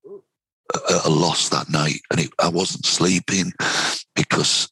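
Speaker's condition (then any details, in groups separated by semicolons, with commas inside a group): Vocal cord cancer, head and neck cancer, right vocal cord; debulked not excised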